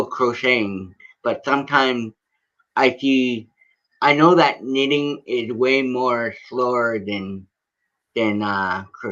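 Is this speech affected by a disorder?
Yes: cerebral palsy.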